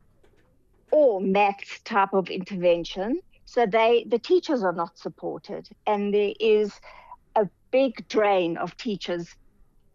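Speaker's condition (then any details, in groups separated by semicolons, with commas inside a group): No condition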